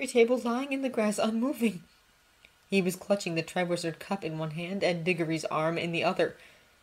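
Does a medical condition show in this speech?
No.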